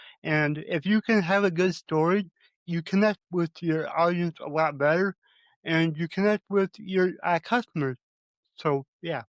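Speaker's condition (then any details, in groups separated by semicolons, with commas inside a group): Cerebral palsy; formerly severe stutter, now speaks publicly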